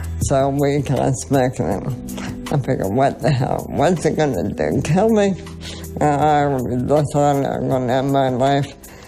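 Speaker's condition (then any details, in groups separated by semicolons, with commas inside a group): ALS; over 25 years since onset, uses cannabis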